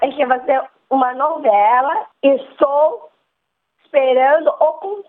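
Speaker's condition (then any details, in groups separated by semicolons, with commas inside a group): Down syndrome; already talking when small, began stuttering after 2.5-year move to Germany, development somewhat delayed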